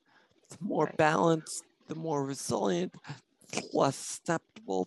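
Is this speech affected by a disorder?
Yes: spinocerebellar ataxia; genetic cause.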